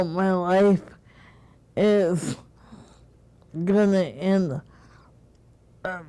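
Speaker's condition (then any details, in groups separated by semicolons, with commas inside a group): Cerebral palsy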